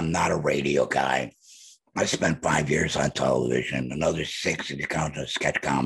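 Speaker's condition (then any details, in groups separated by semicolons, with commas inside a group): Laryngectomy, voice prosthesis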